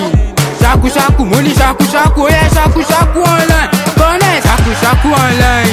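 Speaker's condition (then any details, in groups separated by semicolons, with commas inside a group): No condition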